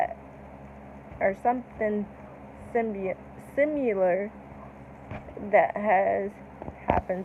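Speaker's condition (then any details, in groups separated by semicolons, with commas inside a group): Cerebral palsy; unable to walk, multiple surgeries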